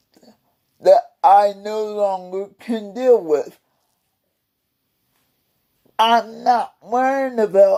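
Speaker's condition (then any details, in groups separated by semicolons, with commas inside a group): Cerebral palsy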